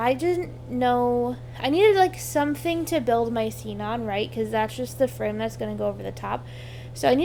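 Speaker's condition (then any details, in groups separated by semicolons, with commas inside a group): No condition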